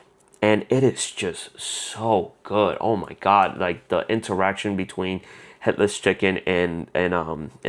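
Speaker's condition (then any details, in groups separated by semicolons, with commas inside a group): No condition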